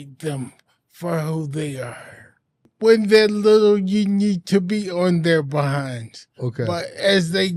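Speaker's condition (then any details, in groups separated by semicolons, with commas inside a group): Anoxic brain injury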